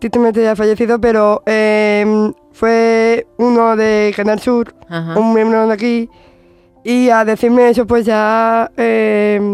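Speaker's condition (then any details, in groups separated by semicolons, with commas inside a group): Down syndrome; intellectual disability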